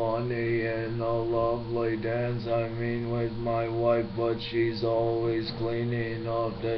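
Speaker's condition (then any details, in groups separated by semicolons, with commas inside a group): Brain injury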